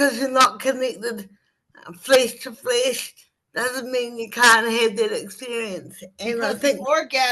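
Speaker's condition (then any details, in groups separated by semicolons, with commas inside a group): Cerebral palsy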